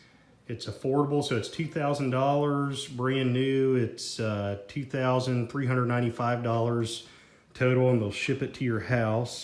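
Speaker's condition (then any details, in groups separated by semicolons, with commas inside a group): No condition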